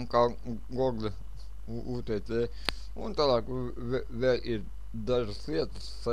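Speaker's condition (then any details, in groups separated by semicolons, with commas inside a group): Cerebral palsy; since birth; speech not very clear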